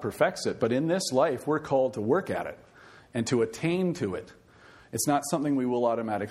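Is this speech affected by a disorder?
No.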